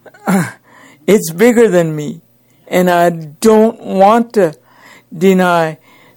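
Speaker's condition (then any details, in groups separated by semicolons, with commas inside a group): Cerebral palsy; present from birth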